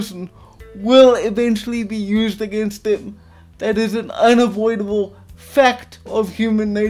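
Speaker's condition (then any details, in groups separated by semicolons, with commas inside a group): Quadriplegic cerebral palsy, severe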